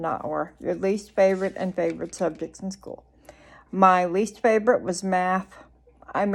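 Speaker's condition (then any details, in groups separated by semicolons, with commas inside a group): Cerebral palsy; speech noticeably atypical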